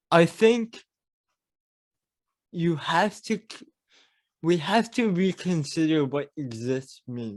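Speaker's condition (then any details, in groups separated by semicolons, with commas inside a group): Cerebral palsy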